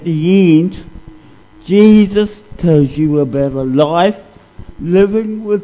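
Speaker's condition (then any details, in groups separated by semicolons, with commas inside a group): Cerebral palsy; discovered at age 2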